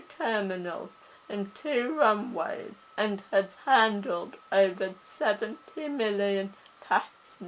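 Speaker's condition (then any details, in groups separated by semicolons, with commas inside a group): Cerebral palsy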